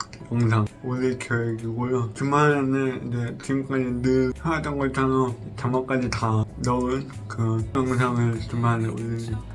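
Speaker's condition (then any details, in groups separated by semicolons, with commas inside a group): Brain lesion disability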